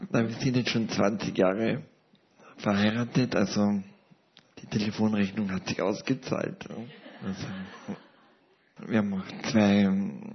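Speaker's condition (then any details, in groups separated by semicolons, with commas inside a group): Paralysis with ventilator dependence; paralysis since seventh month of life, ventilator since 2006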